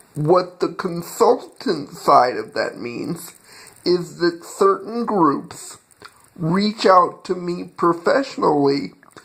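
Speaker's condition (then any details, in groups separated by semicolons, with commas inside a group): Cerebral palsy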